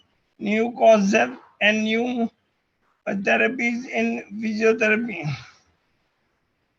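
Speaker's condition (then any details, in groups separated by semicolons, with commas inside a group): Motor neurone disease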